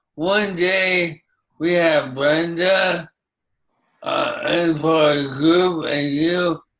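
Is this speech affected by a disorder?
Yes: ALS.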